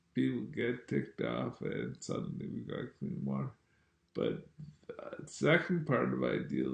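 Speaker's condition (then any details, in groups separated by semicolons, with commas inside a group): Multiple sclerosis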